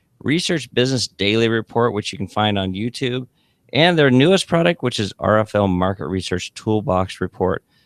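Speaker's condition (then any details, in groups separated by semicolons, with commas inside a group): No condition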